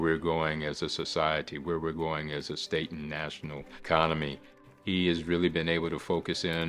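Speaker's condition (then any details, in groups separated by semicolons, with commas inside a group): No condition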